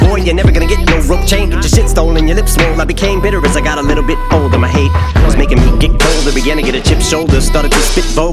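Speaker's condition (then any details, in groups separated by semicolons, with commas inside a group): No condition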